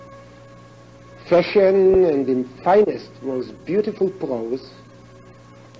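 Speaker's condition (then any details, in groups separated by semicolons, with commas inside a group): No condition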